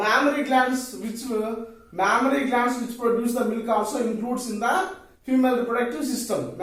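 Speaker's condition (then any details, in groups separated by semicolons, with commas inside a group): No condition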